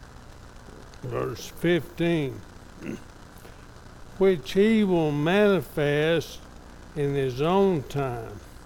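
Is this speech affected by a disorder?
Yes: ALS; father died of same disease, diagnosed by doctor in Lubbock, second opinion in Dallas; diagnosed 2.5 months ago, more physically limited than a year ago, progressing; somewhat affected, evident today.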